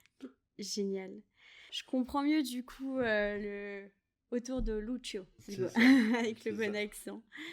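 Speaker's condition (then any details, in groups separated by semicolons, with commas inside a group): No condition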